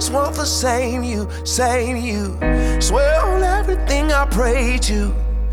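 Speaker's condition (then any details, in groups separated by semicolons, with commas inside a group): No condition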